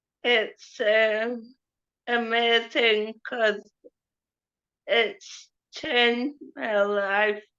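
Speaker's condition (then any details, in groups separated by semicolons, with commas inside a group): Cerebral palsy; affects speech and mobility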